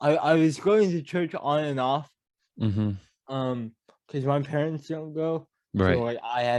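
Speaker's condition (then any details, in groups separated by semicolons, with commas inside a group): Cerebral palsy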